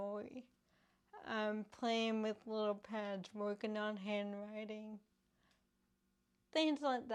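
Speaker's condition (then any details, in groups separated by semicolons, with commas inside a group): Cerebral palsy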